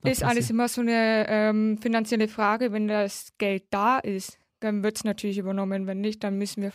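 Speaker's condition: Hard of hearing since birth, congenital, cochlear implant, severe; left cochlear implant held by magnet, loss over 55 decibels, rain problematic, partial sign language

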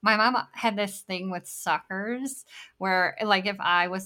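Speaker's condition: Bilateral cleft lip and palate; congenital

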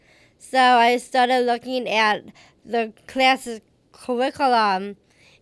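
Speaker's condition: Down syndrome; age 31

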